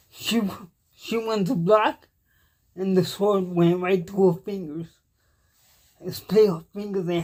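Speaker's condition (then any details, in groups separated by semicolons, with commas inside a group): Cerebral palsy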